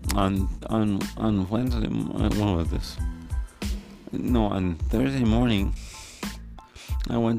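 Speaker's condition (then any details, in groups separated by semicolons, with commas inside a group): Cerebral palsy; secondary scoliosis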